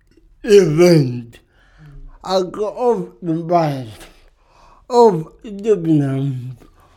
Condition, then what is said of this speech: Cerebral palsy. Anyway, you know, my speech can be hard sometimes, too.